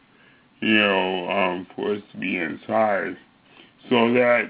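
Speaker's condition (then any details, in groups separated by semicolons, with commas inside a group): Cerebral palsy; cannot be hidden when acting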